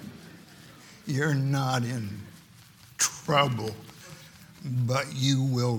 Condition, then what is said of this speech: Stuttering. That'll take a little while to absorb in your ears because I speak slowly.